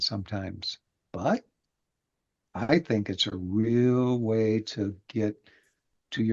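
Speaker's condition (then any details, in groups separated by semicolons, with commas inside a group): No condition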